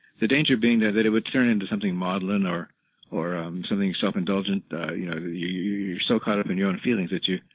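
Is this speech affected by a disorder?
Yes: Parkinson's disease; rigidity-predominant form, never had tremors, gait mainly affected, diagnosed by neurologist, confirmed by drug response; 11 years into illness, ability to walk almost gone.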